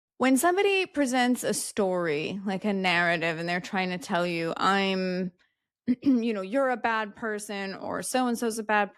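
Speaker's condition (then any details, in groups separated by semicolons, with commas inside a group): No condition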